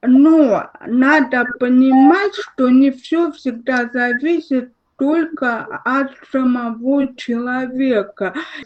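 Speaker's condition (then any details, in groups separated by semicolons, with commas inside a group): Cerebral palsy, spastic diplegia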